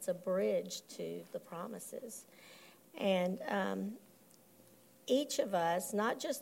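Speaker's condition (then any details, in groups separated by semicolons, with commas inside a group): No condition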